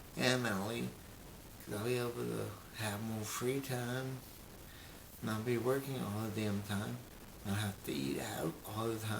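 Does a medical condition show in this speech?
Yes: brain injury; memory greatly affected.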